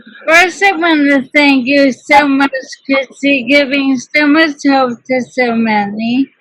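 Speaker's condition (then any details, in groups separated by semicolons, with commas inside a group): ALS; diagnosed two years ago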